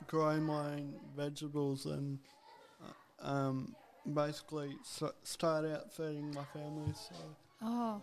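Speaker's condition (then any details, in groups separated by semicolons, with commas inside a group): Cerebral palsy; deep voice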